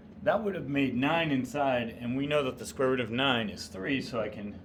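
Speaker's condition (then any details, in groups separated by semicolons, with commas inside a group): No condition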